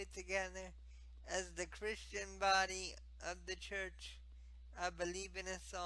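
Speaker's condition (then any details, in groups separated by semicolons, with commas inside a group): Spastic cerebral palsy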